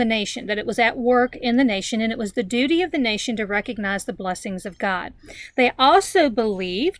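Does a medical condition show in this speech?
No.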